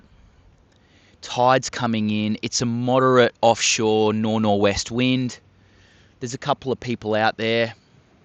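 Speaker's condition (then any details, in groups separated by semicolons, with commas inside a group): No condition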